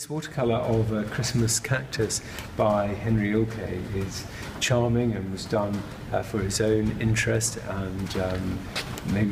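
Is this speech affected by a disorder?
No.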